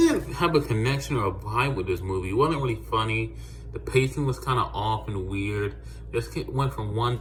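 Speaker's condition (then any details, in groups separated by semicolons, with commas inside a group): No condition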